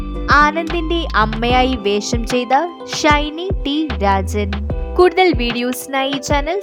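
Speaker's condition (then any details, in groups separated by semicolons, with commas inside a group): No condition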